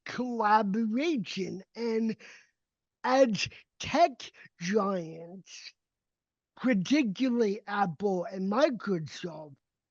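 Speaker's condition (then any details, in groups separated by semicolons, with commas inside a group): Cerebral palsy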